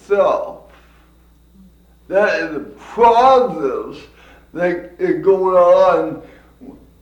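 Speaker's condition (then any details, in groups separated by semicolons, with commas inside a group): Cerebral palsy; from birth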